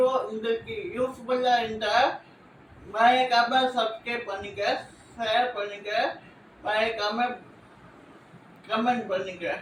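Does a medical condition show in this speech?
Yes: cerebral palsy.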